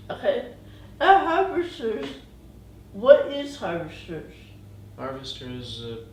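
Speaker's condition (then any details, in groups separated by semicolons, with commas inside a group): Cerebral palsy; present from birth; walks with walker, walking declined, spinal stenosis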